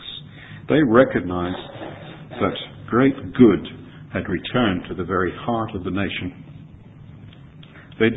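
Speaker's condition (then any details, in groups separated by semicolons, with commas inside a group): No condition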